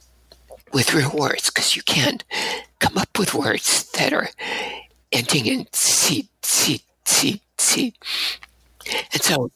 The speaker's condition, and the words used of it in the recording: Spasmodic dysphonia. So that leads to a lot of breathiness.